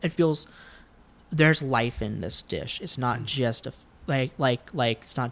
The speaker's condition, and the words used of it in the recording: Stuttering. And so, you know, even though I stutter, I still love speaking.